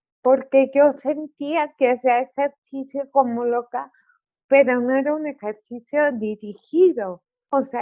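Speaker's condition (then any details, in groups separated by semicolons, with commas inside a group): Cerebral palsy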